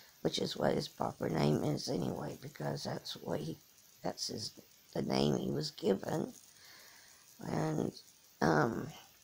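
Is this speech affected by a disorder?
Yes: cerebral palsy; from birth.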